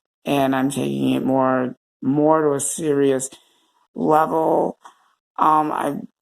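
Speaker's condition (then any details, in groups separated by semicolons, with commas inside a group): Cerebral palsy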